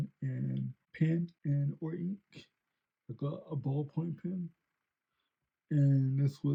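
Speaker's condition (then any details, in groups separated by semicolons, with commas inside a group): Cerebral palsy; since birth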